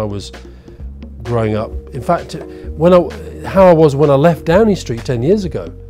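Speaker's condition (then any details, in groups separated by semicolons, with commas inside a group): No condition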